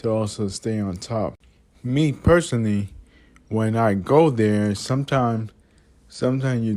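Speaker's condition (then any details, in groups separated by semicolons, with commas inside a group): Multiple sclerosis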